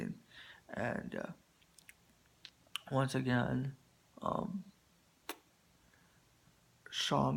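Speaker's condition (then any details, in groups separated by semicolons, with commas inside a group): Spastic quadriplegic cerebral palsy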